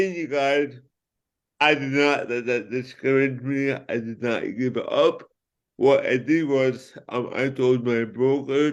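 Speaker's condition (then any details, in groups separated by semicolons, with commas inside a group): Cerebral palsy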